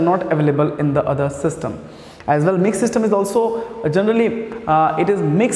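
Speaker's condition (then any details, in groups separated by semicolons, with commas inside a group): No condition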